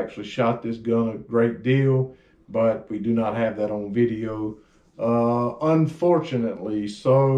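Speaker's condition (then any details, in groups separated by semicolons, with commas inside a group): No condition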